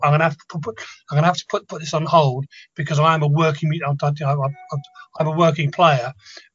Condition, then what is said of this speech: Stuttering. Because I'm thinking about it, I'm stuttering now.